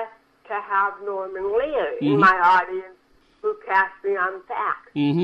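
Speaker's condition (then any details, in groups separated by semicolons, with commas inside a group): Cerebral palsy; from birth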